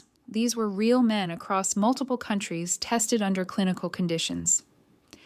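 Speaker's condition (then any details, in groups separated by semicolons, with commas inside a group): No condition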